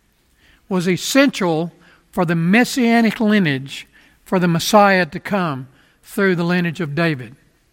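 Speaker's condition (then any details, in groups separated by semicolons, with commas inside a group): No condition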